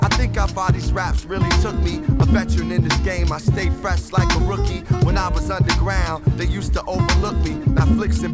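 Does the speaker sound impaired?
No.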